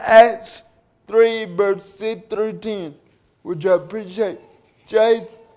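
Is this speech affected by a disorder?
Yes: cerebral palsy; carried by parents and friends since birth.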